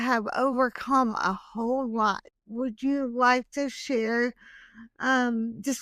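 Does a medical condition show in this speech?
Yes: hemiplegic cerebral palsy.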